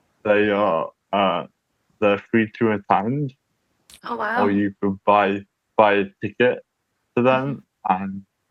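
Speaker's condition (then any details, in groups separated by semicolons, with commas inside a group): Cerebral palsy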